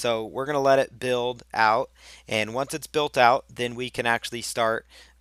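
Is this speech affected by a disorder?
No.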